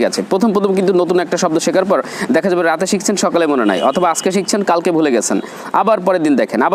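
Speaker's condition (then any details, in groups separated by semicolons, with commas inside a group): No condition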